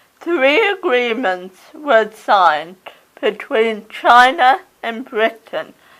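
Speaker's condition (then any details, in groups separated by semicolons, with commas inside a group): Cerebral palsy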